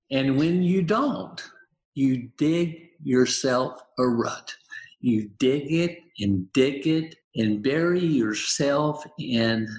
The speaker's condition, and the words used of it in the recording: Aphasia. Pray I don't get interrupted because if I do, it's all gone.